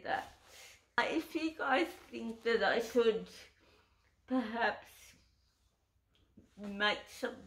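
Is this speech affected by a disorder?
Yes: cerebral palsy; uses wheelchair.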